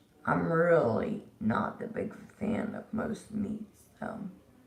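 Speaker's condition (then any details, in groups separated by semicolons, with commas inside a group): Disability causing slurred speech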